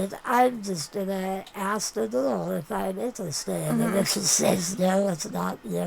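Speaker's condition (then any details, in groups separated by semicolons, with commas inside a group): Non-progressive muscular dystrophy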